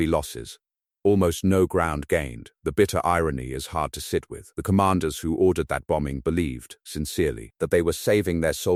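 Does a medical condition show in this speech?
No.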